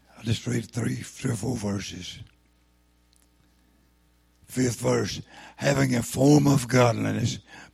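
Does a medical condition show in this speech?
Yes: throat cancer, lost vocal cord; tumor grew from just over one to two inches in about two months, ate away vocal cord; kept trying to preach with no voice.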